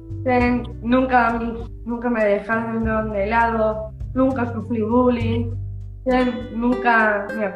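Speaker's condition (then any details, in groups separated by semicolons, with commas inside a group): Down syndrome; from birth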